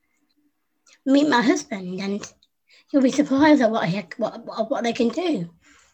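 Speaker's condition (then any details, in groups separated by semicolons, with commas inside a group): Down syndrome; adult woman, 25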